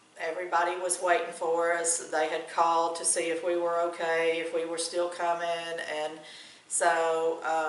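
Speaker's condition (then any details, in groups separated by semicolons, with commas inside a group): No condition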